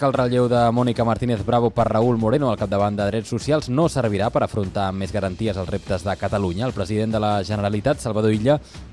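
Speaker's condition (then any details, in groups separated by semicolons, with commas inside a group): No condition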